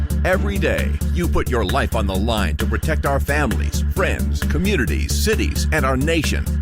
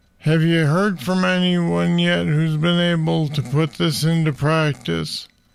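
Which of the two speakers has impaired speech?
The second: Parkinson's disease; deep brain stimulators; voice affected, sounds accented.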